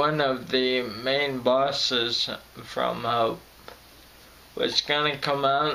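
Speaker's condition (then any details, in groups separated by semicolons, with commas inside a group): Friedreich's ataxia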